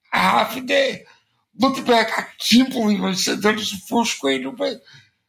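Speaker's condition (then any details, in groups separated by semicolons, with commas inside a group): Cerebral palsy; congenital, since birth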